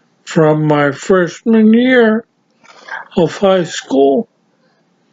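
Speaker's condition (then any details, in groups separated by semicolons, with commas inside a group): Severe traumatic brain injury; severe, caused by car wreck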